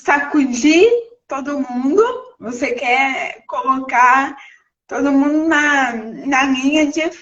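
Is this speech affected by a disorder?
Yes: cerebral palsy.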